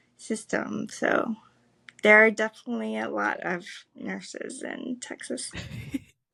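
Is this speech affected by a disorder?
Yes: cerebral palsy, spastic; able to speak.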